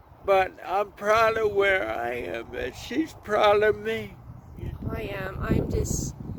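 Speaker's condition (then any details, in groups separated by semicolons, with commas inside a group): Cerebral palsy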